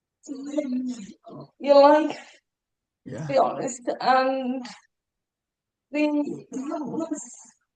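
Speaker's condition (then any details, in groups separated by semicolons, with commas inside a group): Cerebral palsy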